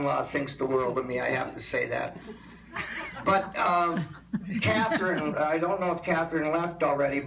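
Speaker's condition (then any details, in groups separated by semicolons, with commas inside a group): No condition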